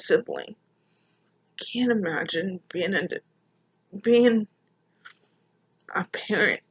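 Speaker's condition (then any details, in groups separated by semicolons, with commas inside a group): Mild cerebral palsy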